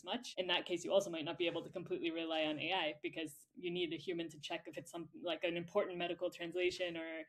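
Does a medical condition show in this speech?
No.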